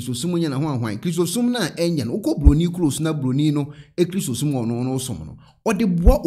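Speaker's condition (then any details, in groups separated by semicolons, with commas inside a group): No condition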